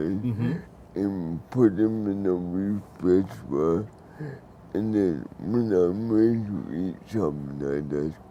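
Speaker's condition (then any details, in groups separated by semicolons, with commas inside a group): Cerebral palsy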